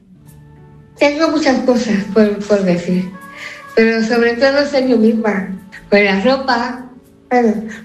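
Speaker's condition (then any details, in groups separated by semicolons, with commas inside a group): Down syndrome; adult woman; expresses herself clearly, per host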